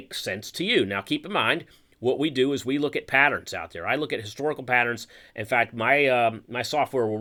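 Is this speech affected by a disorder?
No.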